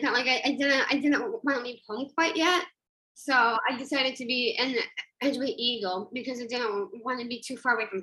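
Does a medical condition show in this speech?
Yes: Down syndrome; public speaker about 12 years.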